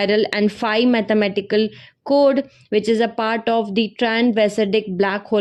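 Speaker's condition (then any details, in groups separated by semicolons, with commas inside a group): No condition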